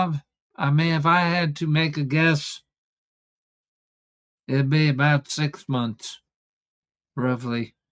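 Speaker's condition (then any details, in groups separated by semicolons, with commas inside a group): ALS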